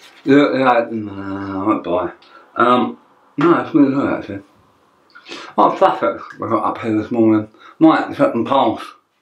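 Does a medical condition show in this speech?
Yes: tongue cancer; half tongue removed.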